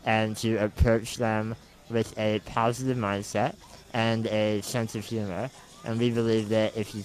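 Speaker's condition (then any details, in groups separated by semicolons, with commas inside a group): Muscular dystrophy; wheelchair user; on new treatment, making progress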